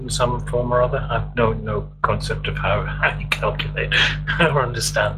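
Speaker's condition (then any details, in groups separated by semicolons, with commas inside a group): No condition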